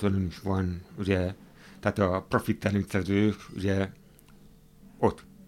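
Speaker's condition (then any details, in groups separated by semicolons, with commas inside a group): Hearing impairment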